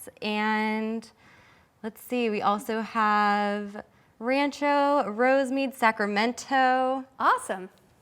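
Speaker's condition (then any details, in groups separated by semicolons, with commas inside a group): No condition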